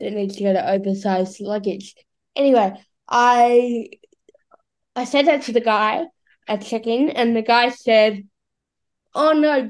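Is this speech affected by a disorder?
Yes: cerebral palsy; battery-powered wheelchair user.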